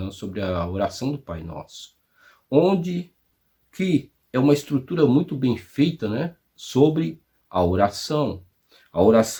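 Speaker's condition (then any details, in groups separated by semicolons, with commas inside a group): No condition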